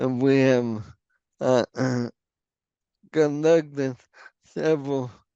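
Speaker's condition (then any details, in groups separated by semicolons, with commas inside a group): ALS; onset left hand weakness, then right hand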